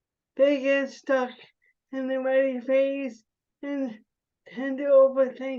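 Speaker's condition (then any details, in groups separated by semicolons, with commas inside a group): Cerebral palsy; spasticity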